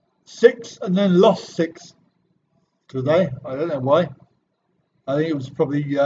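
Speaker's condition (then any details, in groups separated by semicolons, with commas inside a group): Cerebral palsy; back surgery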